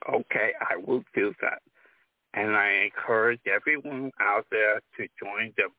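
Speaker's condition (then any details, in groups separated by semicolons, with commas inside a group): Down syndrome; present from birth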